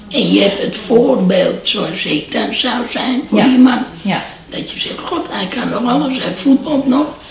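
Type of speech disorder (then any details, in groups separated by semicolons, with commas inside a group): Speech with a voice prosthesis; total laryngectomy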